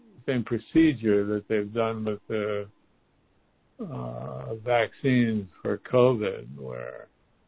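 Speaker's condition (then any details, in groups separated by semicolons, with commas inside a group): Parkinson's; stem cell infusions in houston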